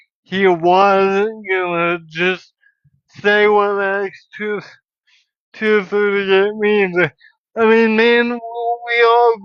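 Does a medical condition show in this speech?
Yes: cerebral palsy.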